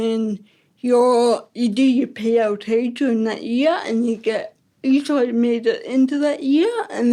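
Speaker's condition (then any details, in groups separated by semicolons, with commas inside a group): Ataxic cerebral palsy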